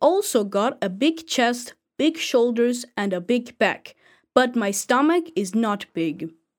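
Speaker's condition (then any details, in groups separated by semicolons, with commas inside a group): No condition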